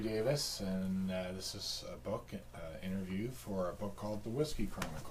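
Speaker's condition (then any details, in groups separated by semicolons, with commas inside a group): No condition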